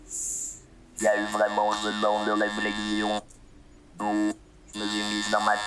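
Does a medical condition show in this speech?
Yes: total pharyngolaryngectomy; first cancer 3 years ago, chemoradiotherapy, tracheal stenosis, second cancer, partial oesophagectomy, neck dissection; speaks with laryngophone electrolarynx, speech therapy since january for oro-oesophageal voice, phonatory prosthesis asked about; no natural voice, cannot shout or laugh, phone understood only by family, caregivers, lost in noise.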